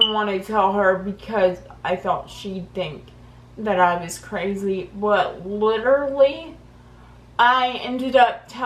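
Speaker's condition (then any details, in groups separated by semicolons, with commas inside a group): Cerebral palsy; caused by brain injury, uses service dog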